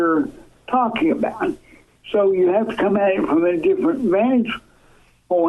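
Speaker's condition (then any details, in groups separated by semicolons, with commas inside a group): Cerebral palsy, severe; from birth, quadriplegic, lifelong wheelchair user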